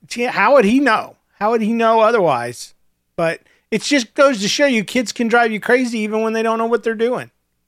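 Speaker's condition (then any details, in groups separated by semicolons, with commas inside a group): No condition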